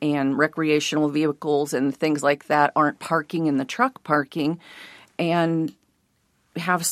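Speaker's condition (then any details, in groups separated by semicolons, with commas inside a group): No condition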